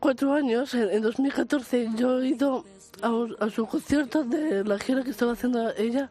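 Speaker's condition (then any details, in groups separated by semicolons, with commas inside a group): Down syndrome; trisomy 21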